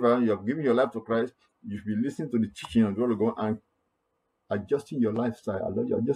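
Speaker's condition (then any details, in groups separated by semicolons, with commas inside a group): No condition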